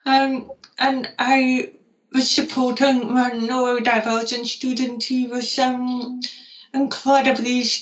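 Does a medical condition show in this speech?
Yes: profoundly deaf; profound deafness.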